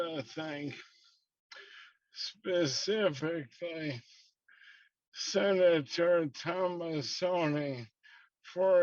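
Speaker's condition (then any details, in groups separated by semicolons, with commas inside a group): ALS, slow progressing; affected, listeners may need repeats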